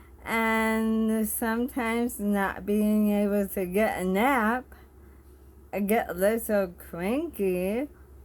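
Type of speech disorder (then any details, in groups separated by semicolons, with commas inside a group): Bulbar dysarthria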